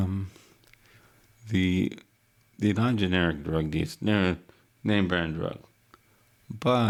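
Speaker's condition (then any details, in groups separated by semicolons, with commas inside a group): Cerebral palsy; wheelchair user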